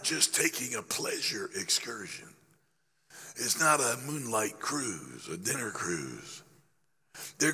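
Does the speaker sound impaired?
Yes: laryngeal cancer after radiation, growth on voice box treated with radiation and chemotherapy; a little over a year since discovery, voice much better but not fully recovered.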